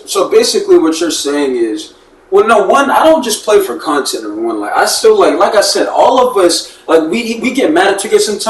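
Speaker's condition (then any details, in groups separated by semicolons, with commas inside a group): No condition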